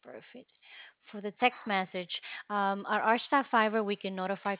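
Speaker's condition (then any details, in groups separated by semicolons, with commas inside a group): No condition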